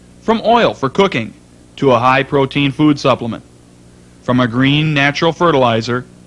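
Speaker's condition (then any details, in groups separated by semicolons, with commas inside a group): No condition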